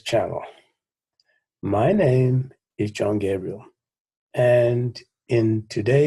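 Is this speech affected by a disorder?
No.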